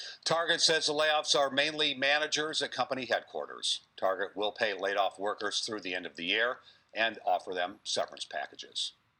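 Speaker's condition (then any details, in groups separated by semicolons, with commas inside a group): No condition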